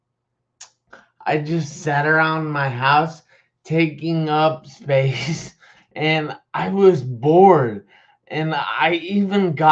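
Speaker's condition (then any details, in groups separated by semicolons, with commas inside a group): Traumatic brain injury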